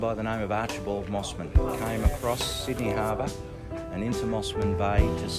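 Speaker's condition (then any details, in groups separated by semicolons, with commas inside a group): No condition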